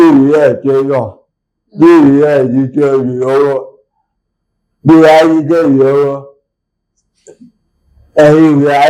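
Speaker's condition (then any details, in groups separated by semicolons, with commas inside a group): Cerebral palsy; from birth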